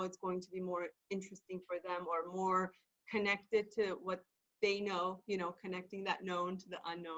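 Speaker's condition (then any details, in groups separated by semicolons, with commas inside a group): No condition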